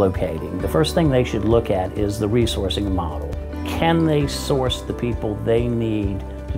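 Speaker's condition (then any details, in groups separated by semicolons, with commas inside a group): No condition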